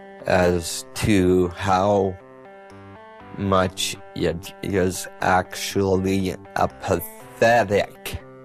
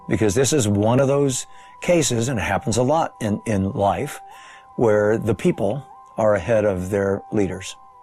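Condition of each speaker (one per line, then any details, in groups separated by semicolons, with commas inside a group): Multiple sclerosis; very severe shaking earlier
No condition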